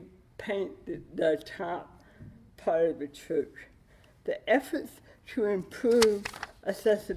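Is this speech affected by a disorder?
Yes: cerebral palsy with dystonia.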